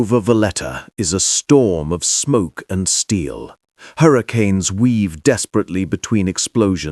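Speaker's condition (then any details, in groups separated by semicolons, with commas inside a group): No condition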